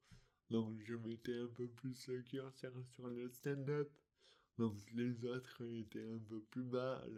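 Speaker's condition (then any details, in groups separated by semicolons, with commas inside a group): Dystonia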